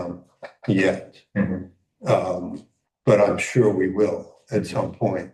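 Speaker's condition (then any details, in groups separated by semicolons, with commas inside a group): No condition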